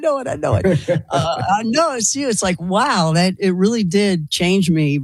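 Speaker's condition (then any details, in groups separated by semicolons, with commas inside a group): No condition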